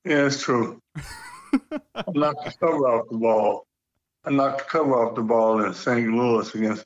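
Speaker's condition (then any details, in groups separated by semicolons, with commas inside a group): Parkinson's; Parkinson's disease for quite a while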